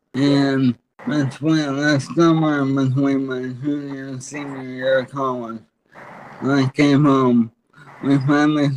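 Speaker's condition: ALS; young onset, first symptoms around 18 or 19, weakness in hands and legs, diagnosed at 21 via neurologist and local ALS clinic

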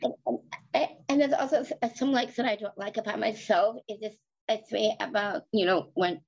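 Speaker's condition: Down syndrome; flat feet

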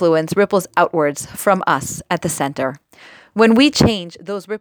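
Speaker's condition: No condition

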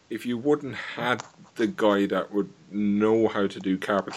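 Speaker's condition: Stuttering; stutter described as involuntary, cannot help it; says own stuttering may annoy listeners; prolonged sounds, blocks

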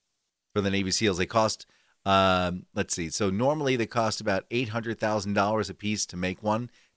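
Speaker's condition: No condition

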